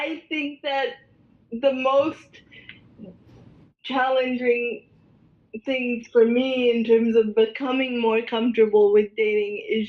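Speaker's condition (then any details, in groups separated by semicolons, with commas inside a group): Cerebral palsy, spastic quadriplegia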